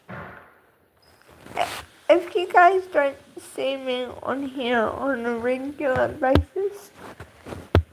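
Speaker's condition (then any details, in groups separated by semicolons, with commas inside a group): Cerebral palsy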